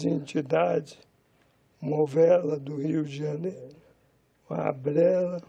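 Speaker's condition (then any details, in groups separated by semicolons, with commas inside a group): Amyotrophic lateral sclerosis; about six years since onset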